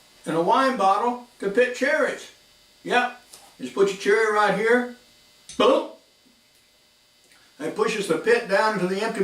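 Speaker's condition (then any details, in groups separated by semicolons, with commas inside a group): No condition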